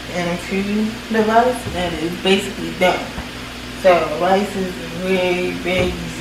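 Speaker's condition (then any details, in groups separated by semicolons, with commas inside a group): Cerebral palsy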